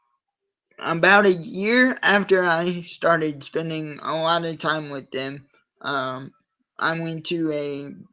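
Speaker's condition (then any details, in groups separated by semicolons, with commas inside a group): Cerebral palsy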